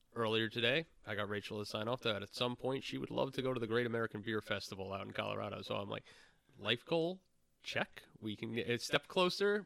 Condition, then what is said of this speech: No condition.